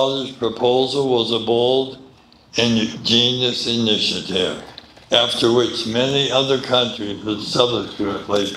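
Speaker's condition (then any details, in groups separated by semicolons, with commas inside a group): Medical condition affecting speech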